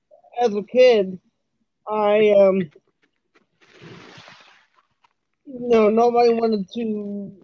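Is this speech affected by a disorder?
Yes: cerebral palsy; speech too slow to keep pace with thoughts.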